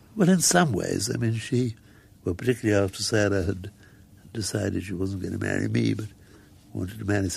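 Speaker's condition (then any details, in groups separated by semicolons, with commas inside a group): Muscular dystrophy; progressive, wheelchair user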